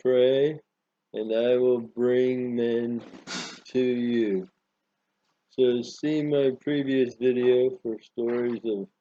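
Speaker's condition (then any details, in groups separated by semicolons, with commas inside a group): Parkinson's disease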